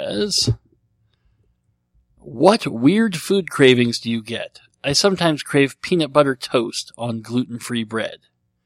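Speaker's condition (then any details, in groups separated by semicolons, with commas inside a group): Cleft lip and palate; cleft lip and palate since birth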